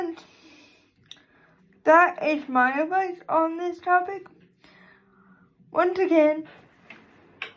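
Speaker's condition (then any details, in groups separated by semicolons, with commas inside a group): Cerebral palsy; physical disability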